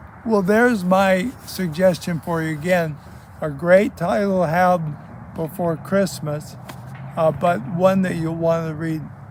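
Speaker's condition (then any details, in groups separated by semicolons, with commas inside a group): ALS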